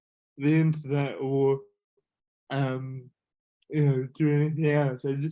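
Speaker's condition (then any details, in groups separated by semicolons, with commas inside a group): Cerebral palsy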